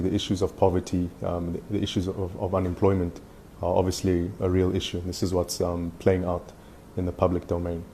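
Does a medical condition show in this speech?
No.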